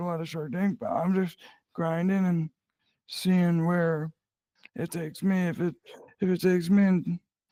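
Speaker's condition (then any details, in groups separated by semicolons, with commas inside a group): Cerebral palsy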